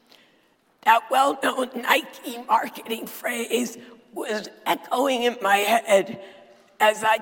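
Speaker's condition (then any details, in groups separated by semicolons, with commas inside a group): Dysphonia; not a sore throat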